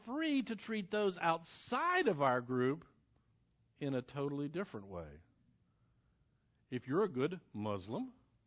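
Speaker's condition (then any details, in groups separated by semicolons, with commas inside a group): No condition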